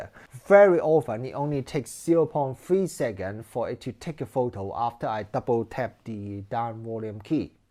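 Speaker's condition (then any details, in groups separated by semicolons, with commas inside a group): No condition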